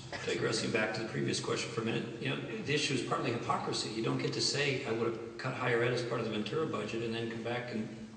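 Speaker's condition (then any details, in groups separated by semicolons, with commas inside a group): No condition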